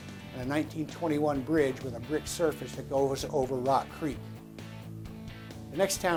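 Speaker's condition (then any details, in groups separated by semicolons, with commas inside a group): No condition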